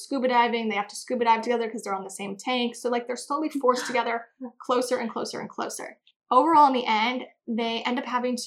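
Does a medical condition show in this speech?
No.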